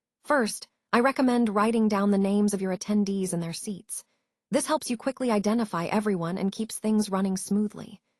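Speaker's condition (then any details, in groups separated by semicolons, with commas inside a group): No condition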